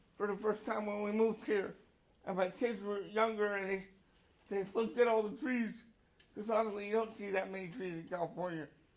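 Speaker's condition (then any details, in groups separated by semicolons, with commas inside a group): Cerebral palsy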